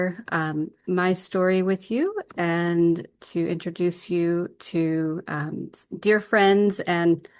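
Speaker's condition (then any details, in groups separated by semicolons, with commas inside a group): No condition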